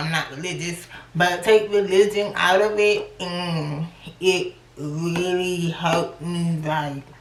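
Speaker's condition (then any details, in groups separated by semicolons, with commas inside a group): Cerebral palsy; from birth, left leg affected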